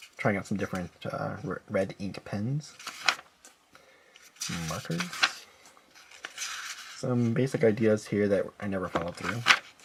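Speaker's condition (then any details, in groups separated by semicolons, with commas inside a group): No condition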